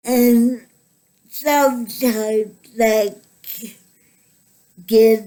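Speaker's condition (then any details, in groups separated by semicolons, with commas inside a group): Cerebral palsy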